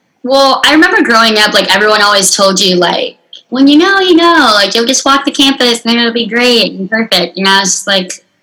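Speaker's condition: Unilateral cleft lip and palate, severe

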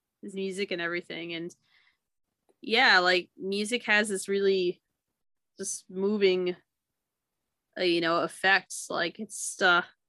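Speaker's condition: No condition

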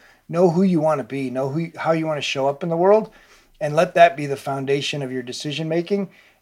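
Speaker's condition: No condition

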